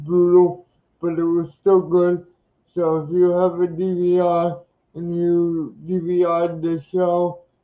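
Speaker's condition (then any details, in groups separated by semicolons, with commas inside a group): Cerebral palsy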